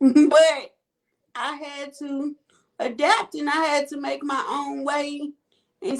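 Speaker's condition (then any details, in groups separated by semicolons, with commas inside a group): Cerebral palsy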